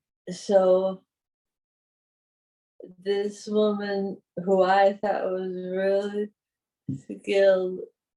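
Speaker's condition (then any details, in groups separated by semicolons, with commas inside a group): Parkinson's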